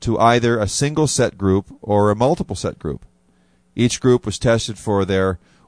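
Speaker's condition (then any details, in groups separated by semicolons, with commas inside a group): No condition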